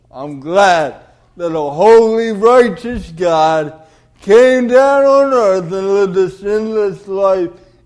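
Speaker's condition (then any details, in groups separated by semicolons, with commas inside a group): Cerebral palsy; diagnosed at 18 months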